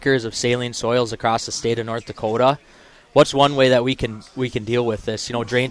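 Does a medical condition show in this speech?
No.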